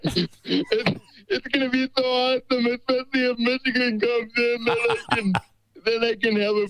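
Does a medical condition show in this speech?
Yes: cerebral palsy; uses wheelchair, limited wheelchair mobility.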